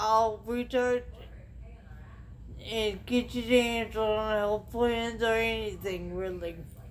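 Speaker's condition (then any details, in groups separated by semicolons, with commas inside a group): Traumatic brain injury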